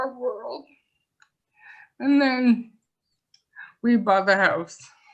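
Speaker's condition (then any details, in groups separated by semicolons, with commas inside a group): ALS; speech affected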